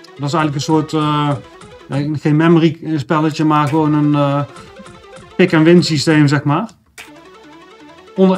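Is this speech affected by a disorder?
No.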